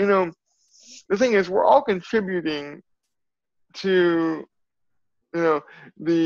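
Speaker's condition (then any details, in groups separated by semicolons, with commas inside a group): Cerebral palsy; from birth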